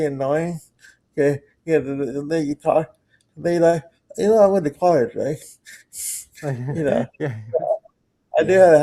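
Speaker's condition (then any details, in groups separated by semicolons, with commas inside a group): Cerebral palsy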